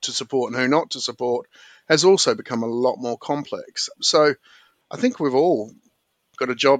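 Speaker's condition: No condition

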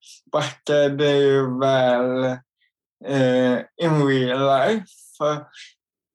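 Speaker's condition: Cerebral palsy; intellect unaffected

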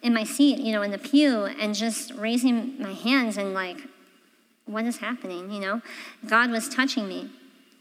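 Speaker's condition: Cleft palate; congenital

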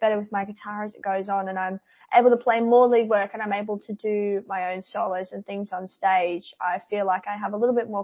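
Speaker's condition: Cleft palate; closure restored

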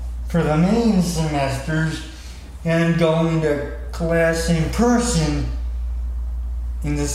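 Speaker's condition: Cerebral palsy; college student, uses campus disability accommodations

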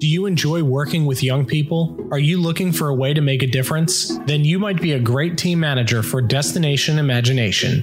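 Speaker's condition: No condition

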